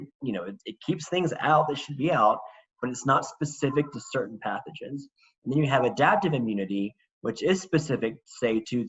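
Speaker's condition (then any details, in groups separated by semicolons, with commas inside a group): No condition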